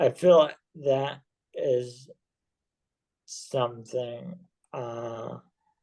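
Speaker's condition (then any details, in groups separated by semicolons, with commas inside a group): ALS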